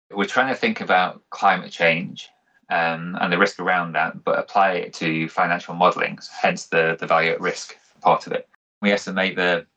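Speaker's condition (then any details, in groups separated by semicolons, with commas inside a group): No condition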